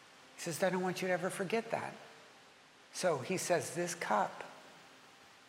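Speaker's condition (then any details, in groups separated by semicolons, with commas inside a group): No condition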